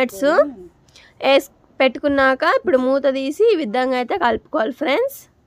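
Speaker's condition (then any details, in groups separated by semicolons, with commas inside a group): No condition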